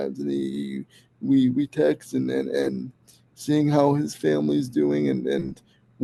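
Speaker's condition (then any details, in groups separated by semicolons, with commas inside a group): Cerebral palsy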